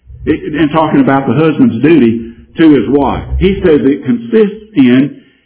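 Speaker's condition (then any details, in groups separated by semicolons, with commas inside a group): No condition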